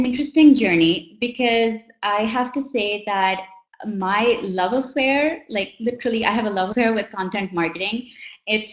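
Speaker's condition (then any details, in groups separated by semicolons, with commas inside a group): No condition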